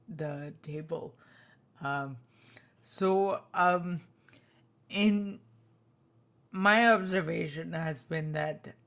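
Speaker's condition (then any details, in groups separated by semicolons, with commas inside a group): Spinocerebellar ataxia type 2, SCA2; tongue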